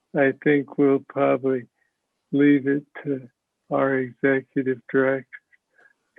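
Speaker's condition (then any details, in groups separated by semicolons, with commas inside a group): Parkinson's disease; young onset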